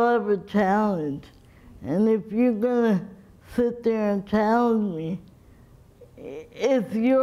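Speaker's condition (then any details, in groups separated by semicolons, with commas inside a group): Cerebral palsy; present from birth, premature; breathing problems from sleep apnea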